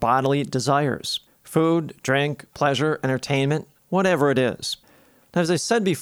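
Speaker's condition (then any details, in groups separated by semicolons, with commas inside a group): No condition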